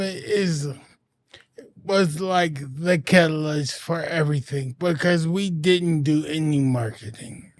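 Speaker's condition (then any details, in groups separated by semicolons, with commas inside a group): Anoxic brain injury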